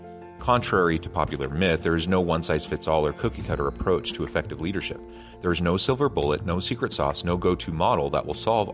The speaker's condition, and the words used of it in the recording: No condition.